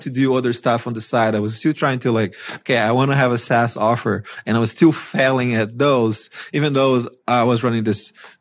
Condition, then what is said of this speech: No condition.